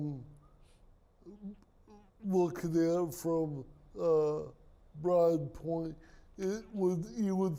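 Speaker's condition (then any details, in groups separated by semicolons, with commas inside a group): Cerebral palsy; speech impairment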